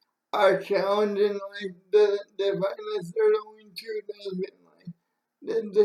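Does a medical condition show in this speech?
Yes: cerebral palsy.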